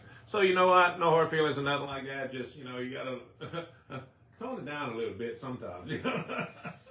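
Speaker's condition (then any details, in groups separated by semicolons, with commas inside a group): No condition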